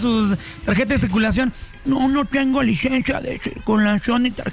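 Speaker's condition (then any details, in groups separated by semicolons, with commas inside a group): No condition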